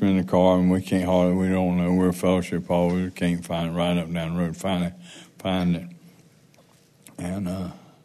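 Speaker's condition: Parkinson's

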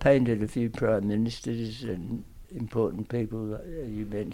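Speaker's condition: Tongue cancer; aggressive tongue cancer

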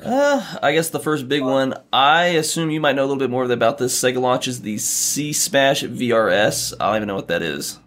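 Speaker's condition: No condition

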